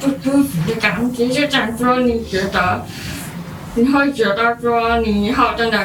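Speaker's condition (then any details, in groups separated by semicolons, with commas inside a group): Hearing impairment; mother pushed speaking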